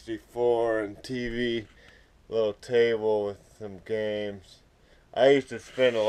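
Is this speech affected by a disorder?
Yes: cerebral palsy.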